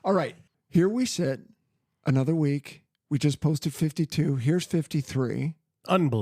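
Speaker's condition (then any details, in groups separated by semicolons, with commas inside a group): No condition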